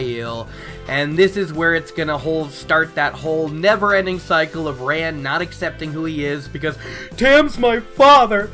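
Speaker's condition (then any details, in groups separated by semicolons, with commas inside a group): No condition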